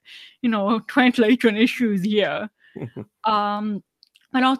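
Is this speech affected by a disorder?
Yes: deafness, 99% hearing loss, severe; hearing aids worn whole life, no cochlear implant despite candidacy; wears hearing aids, relies heavily on lip reading, does not sign, not fluent in ASL.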